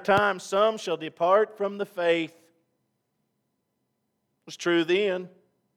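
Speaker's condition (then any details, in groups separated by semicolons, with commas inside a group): No condition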